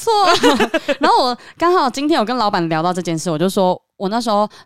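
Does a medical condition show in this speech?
Yes: cleft lip and palate; childhood submucous cleft palate, underbite, orthodontics, orthognathic surgery advancing upper, retracting lower jaw, health-insurance covered.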